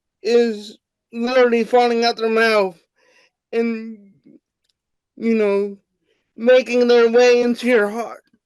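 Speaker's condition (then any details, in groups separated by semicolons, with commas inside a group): Cerebral palsy; wheelchair user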